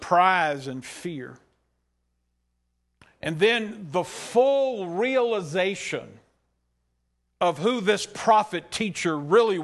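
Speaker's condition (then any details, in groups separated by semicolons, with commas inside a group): No condition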